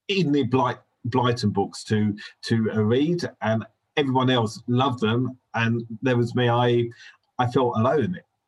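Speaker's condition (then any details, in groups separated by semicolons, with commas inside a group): Stammer; possibly linked to hearing difficulties from illness in first 3 or 4 years; repeated sounds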